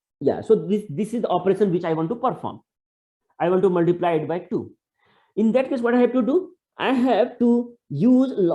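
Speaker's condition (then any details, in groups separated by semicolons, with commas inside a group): No condition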